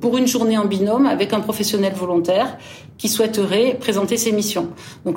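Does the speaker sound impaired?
No.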